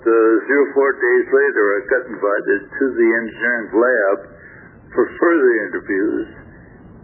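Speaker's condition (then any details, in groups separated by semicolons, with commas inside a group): Stroke affecting throat muscles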